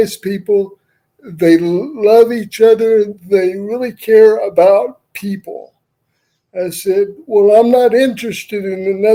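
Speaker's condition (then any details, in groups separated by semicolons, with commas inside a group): Cerebral palsy; uses wheelchair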